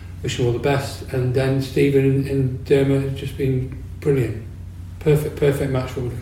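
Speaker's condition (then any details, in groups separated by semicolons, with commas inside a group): Parkinson's disease; no cure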